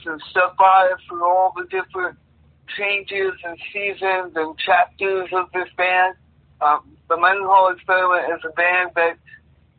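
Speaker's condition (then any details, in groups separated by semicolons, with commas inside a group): Cerebral palsy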